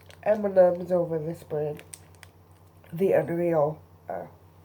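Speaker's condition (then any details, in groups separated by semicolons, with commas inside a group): Cerebral palsy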